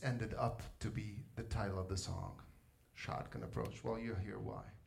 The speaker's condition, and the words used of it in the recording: No condition.